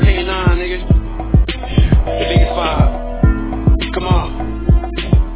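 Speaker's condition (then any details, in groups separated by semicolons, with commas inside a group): No condition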